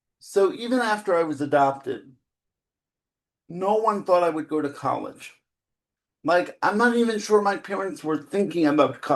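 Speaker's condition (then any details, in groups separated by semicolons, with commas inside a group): Cerebral palsy; spastic type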